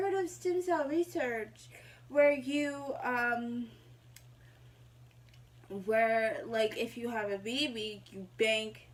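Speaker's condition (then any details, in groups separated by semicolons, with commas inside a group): Mild cerebral palsy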